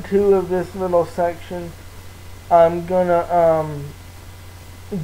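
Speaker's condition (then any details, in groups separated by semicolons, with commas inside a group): Cerebral palsy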